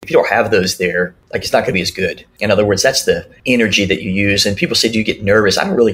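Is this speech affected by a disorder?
Yes: cleft lip and palate; congenital cleft lip and palate, many surgeries in childhood; speech classes in childhood.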